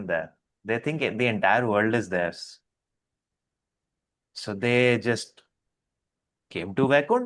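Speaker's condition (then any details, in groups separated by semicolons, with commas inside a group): No condition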